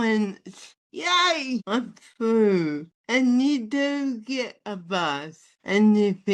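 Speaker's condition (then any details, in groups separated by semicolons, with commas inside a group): Athetoid spastic cerebral palsy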